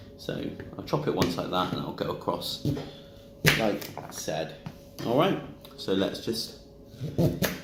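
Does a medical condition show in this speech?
No.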